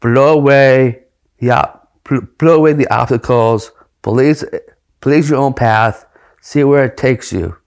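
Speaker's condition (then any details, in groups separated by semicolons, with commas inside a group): Down syndrome; genetic, from birth, developmental, childhood physical and fine motor therapists filmed monthly home visits; experienced public speaker, speaking publicly called a talent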